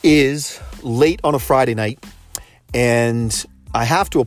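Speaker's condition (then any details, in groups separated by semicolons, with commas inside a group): No condition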